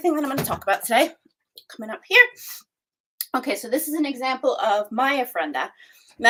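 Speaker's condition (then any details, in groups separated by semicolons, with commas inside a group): No condition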